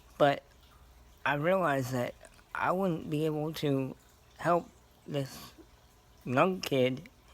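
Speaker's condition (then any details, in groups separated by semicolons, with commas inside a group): Cerebral palsy; scoliosis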